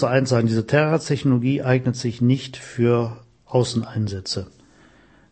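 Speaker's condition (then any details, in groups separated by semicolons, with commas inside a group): No condition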